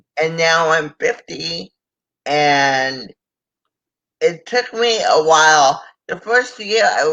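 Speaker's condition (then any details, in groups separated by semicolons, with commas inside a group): Cerebral palsy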